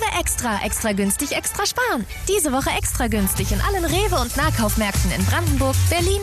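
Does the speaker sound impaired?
No.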